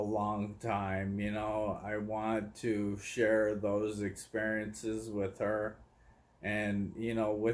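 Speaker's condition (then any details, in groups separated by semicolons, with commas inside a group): ALS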